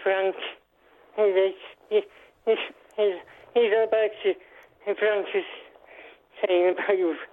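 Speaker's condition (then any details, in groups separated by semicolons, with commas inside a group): Parkinson's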